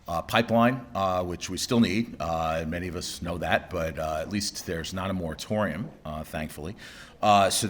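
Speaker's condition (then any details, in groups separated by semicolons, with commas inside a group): No condition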